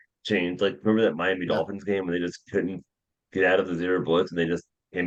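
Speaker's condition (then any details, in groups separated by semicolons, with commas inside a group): No condition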